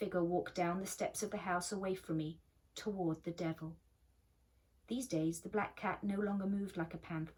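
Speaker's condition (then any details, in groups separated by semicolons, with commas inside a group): No condition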